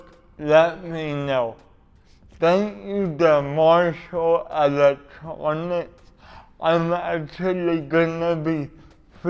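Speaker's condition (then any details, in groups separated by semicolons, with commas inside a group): Cerebral palsy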